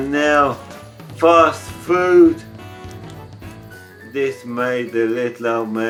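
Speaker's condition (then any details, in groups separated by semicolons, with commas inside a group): ALS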